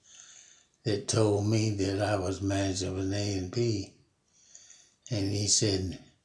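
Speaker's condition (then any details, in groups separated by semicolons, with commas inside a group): Parkinson's disease; fallen 19 times in yard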